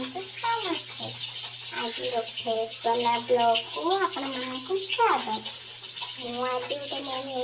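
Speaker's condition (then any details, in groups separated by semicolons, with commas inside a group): No condition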